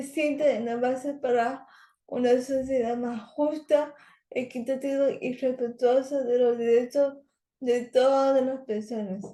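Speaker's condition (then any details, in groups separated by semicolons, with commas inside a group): Cerebral palsy; language areas of brain affected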